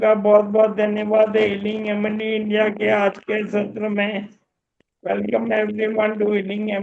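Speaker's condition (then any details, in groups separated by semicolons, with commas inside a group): Motor neurone disease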